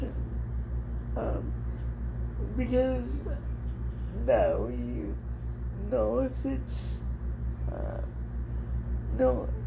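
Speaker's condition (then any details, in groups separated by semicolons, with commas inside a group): Cerebral palsy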